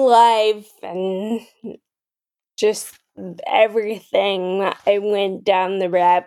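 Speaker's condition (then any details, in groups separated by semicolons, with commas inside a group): Friedreich's ataxia; initially mild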